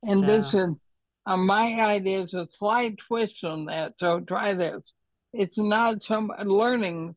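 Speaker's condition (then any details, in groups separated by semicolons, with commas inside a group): ALS; runs out of breath at times, needs a breath or two, tongue has trouble cooperating, words and ideas intact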